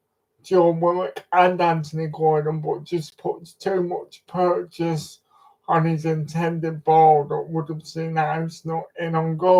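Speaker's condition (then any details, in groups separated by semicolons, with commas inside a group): Cerebral palsy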